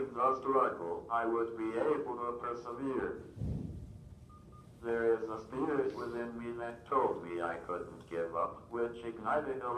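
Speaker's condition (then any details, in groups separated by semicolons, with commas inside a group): Cerebral palsy, athetoid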